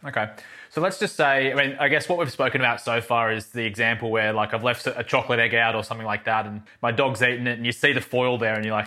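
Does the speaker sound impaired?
No.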